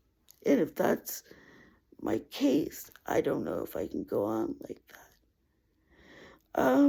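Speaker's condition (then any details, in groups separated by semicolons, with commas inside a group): Cerebral palsy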